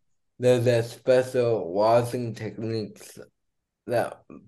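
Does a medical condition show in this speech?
Yes: cerebral palsy; caused by cardiac arrest.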